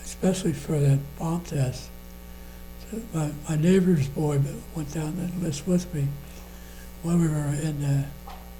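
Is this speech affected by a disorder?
Yes: Parkinson's disease.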